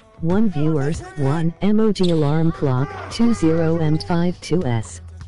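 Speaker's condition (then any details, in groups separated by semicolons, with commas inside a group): No condition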